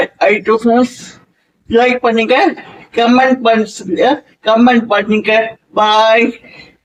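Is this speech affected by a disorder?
Yes: cerebral palsy.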